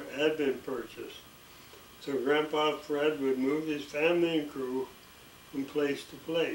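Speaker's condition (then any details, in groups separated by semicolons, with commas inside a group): ALS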